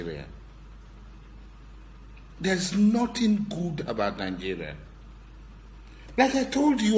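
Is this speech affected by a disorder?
No.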